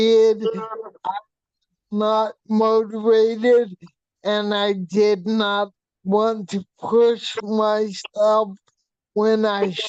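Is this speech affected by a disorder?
Yes: hydrocephalus with shunt failure.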